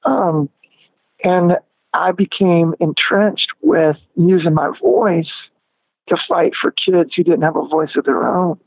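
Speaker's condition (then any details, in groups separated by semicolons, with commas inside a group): Spasmodic dysphonia; voice lost power, progressively weaker, lost vocal control, range shrank high and low, lost singing ability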